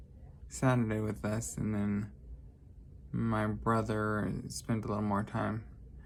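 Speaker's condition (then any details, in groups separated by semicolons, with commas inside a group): Traumatic brain injury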